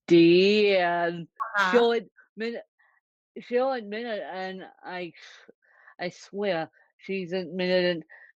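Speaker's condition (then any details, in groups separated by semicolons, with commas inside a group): Cerebral palsy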